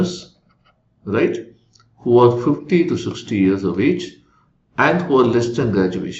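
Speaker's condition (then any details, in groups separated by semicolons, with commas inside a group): No condition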